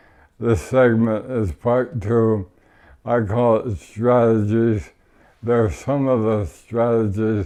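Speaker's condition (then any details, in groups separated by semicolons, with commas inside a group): ALS; power wheelchair, no tracheostomy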